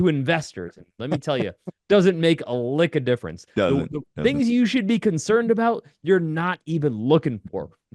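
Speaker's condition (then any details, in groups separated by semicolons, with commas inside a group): No condition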